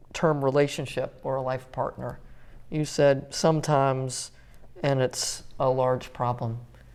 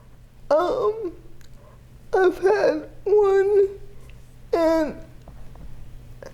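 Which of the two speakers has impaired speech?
The second: cerebral palsy, severe; quadriplegia with athetoid component, full body involvement, hip surgeries; GMFCS level 4, power wheelchair, walks short distances with walker; articulation affected, may be hard to understand.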